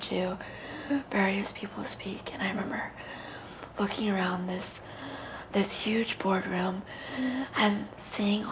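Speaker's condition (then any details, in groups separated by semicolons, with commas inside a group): Cerebral palsy; very premature birth; ten years intensive physical therapy, no wheelchair or walker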